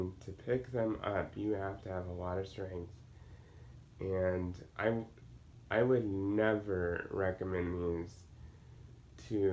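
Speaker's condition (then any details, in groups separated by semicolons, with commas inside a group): Cerebral palsy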